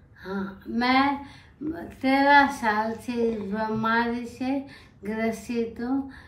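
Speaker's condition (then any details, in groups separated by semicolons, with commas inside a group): Primary lateral sclerosis; stiffness, began in legs, then hands, then voice; wheelchair, slowly stiffening, physiotherapy, medicine, leg exercises; voice mildly affected, chewing swallowing exercises, om exercise helped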